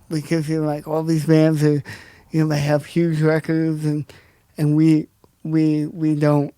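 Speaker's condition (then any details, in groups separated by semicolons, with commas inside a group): Cerebral palsy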